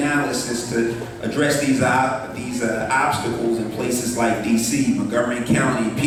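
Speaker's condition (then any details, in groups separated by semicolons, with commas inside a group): No condition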